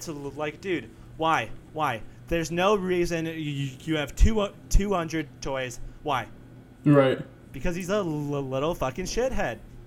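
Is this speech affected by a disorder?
Yes: stutter; varies day to day with bad talking days, called not a disability but annoying; frequent word and phrase repetitions, part-word repetitions, repeated uh fillers, listeners mistake speech for drunkenness; here repeated sounds, repeated words.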